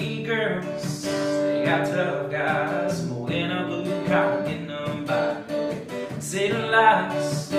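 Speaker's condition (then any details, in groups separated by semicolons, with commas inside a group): No condition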